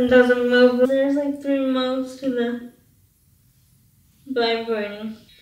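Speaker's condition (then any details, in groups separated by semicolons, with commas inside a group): Cerebral palsy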